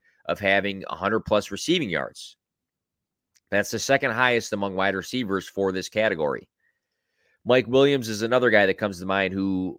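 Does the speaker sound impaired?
No.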